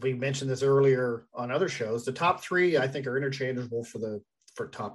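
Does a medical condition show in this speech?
No.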